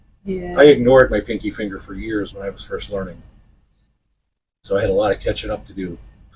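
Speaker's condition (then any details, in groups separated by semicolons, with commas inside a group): No condition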